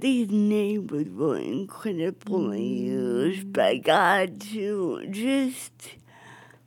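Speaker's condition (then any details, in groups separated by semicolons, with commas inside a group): Cerebral palsy; cerebral palsy from oxygen deprivation at birth, affects speech, movement, balance, wheelchair, earlier physical therapy, walker; jokingly called a god-given accent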